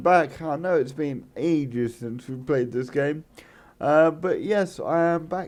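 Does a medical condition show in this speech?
Yes: cerebral palsy.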